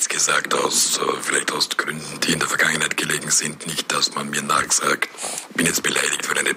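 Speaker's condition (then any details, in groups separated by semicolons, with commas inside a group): Voice prosthesis; newly fitted voice prosthesis, used during ORF summer interview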